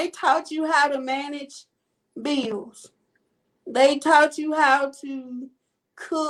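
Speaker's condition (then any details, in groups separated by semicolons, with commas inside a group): Cerebral palsy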